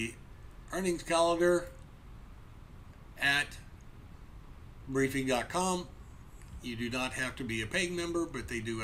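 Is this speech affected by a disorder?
No.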